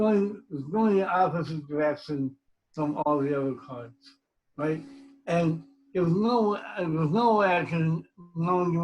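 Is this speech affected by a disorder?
Yes: cerebral palsy; speech impediment.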